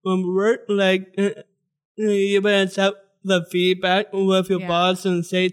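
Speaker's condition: Down syndrome

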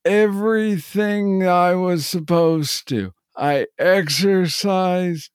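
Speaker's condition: Parkinson's disease; young onset, diagnosed at age 35; very bad day yesterday despite medications on time, hand clenching, relaxed by focusing on breathing; face pulls into rictus snarl, giving voice distinct munched parkinsonian sound

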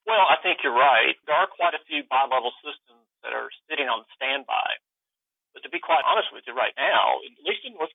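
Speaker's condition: No condition

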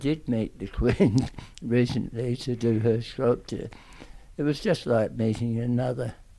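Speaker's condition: Tongue cancer; aggressive tongue cancer

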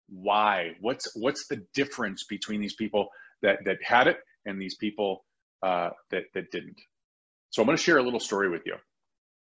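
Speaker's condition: No condition

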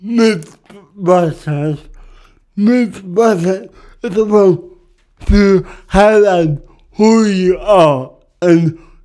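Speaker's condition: Cerebral palsy; speech can be hard sometimes

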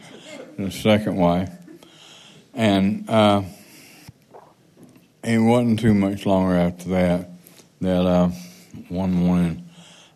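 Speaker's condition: Parkinson's

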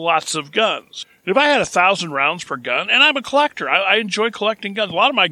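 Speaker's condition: No condition

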